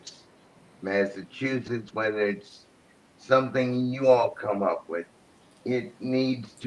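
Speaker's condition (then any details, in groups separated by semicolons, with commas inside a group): Cerebral palsy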